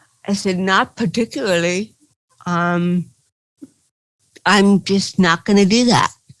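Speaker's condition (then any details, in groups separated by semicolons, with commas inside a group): Cerebral palsy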